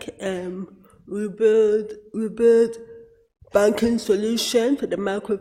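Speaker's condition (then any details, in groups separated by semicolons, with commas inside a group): Cerebral palsy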